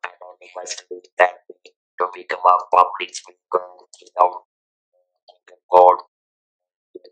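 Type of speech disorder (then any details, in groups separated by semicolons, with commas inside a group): Electrolarynx speech; throat cancer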